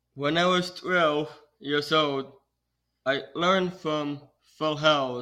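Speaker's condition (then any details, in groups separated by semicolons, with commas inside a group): Down syndrome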